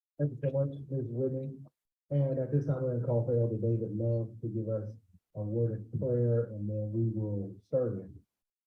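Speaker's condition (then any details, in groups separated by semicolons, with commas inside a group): No condition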